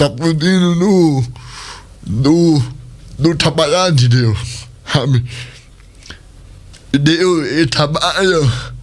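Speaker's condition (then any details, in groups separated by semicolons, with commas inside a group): Cerebral palsy; speech not normal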